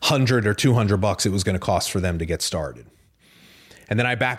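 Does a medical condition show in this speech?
No.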